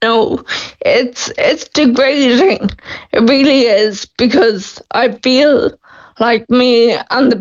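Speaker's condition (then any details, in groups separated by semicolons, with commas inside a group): Friedreich's ataxia; progressive, wheelchair user, transfers need hands-on support of two people, mobility declining; speech declining, swallowing declining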